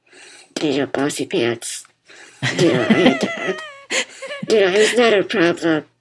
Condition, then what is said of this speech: Muscular dystrophy. You could hear the BiPAP machine she wears to help her breathe when we talked back then.